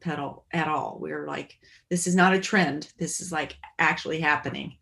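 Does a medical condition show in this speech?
No.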